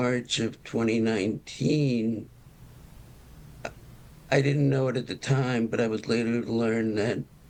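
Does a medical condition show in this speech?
Yes: Parkinson's disease; early-onset form.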